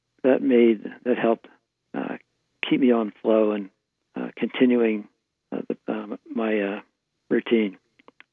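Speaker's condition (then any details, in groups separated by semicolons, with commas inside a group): Parkinson's disease; right hand tremor at onset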